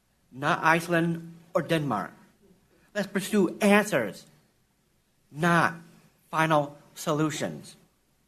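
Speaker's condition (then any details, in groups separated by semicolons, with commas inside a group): Down syndrome; recorded congressional committee testimony clip from five years earlier, played on air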